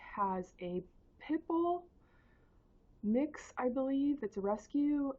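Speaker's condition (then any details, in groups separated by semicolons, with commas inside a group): No condition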